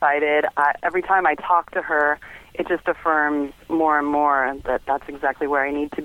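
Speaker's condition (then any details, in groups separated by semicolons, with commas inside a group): No condition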